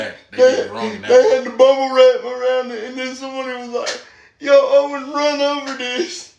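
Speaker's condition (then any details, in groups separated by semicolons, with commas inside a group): Spastic quadriplegic cerebral palsy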